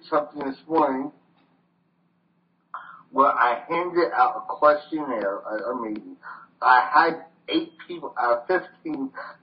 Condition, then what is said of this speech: Tracheostomy. But because of my voice challenge, I'm concerned that when I talk to people, they're going to treat me as being dumb or stupid or retarded.